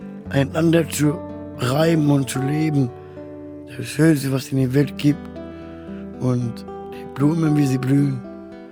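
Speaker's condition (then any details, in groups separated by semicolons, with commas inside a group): Down syndrome; trisomy 21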